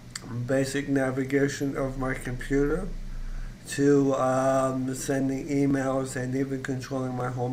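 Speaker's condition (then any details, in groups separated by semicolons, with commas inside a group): ALS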